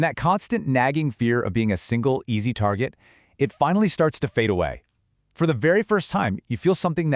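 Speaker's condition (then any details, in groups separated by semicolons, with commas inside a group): No condition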